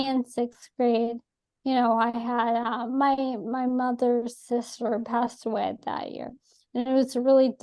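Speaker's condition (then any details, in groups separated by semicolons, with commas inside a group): ALS; atypical case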